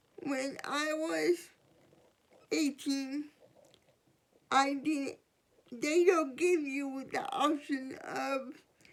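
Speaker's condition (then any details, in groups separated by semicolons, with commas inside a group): Cerebral palsy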